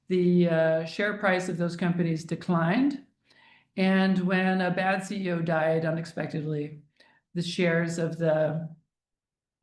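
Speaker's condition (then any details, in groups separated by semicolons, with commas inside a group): No condition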